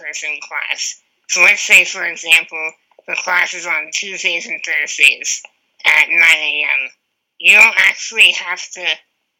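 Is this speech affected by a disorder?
Yes: spinal muscular atrophy; wheelchair user.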